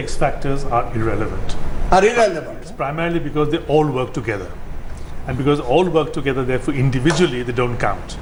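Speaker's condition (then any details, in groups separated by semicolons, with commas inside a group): No condition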